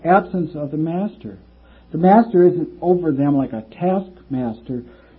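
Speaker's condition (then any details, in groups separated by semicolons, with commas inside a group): No condition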